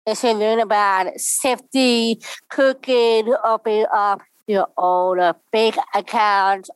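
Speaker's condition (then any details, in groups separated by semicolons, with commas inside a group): Down syndrome; congenital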